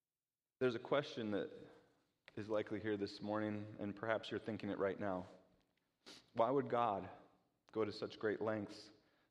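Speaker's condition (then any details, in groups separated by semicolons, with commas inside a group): No condition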